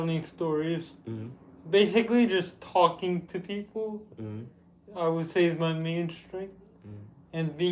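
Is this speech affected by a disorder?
Yes: cerebral palsy; with developmental delay.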